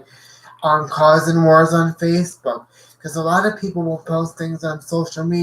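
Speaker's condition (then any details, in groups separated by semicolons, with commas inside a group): Cerebral palsy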